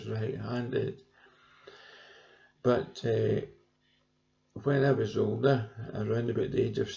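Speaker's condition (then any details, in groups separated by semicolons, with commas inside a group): Cerebral palsy; present from birth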